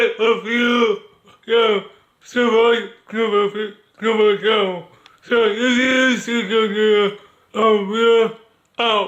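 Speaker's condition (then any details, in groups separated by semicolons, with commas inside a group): Cerebral palsy; speech disability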